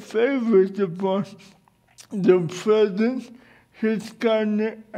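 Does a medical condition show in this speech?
Yes: cerebral palsy.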